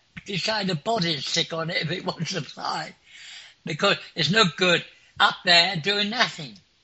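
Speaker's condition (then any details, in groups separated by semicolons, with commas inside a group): Clinically deaf; clinically deaf since school age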